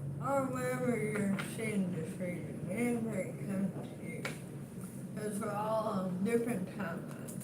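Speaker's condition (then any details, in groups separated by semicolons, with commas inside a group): Throat cancer radiation damage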